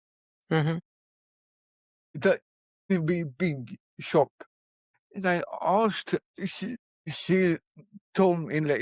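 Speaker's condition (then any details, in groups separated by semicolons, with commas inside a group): Cerebral palsy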